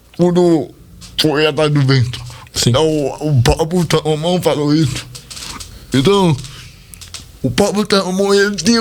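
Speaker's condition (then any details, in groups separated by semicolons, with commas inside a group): Cerebral palsy; speech not normal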